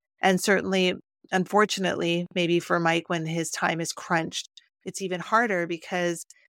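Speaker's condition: No condition

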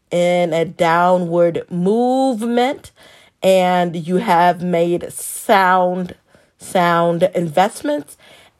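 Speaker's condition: Stutter; stutters while hosting podcast, not seen as a problem; repeated words, prolonged sounds

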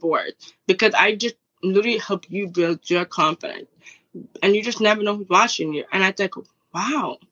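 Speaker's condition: Deafness, acquired at age 4 due to infection

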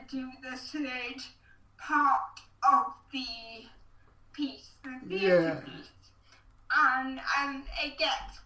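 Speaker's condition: Cerebral palsy

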